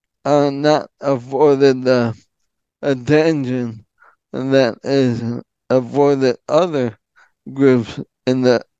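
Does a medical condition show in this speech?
Yes: ALS; frequent throat clearing, frequent hesitation fillers, speaks in full sentences.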